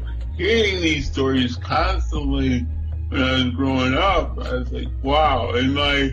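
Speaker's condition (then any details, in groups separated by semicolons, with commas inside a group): Cerebral palsy; no ambulance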